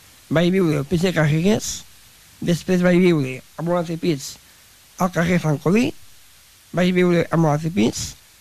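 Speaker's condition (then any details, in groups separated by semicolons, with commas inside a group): Down syndrome; needs extra time to understand and process explanations; describes self as very talkative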